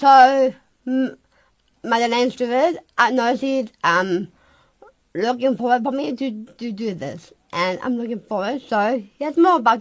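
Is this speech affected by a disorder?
Yes: Down syndrome; from birth, confirmed 3 days after birth, heart hole closed spontaneously at age 2; age 20; speaks a lot slower, learns and moves slower.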